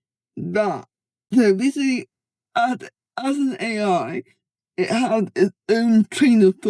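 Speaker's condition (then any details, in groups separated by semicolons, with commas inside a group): Cerebral palsy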